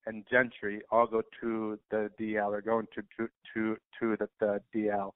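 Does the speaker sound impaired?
Yes: stuttering; self-described stuttering host; recording over phone lines, not a big phone talker, prefers text or face-to-face; here repeated words.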